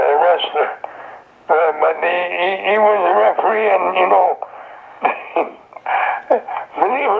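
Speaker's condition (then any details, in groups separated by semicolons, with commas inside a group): Throat cancer; survivor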